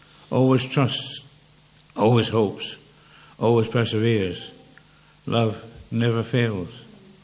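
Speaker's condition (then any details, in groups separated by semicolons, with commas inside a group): Parkinson's; speech less clear than before for some years; has learned to manage speech more carefully, invites listeners to flag anything unclear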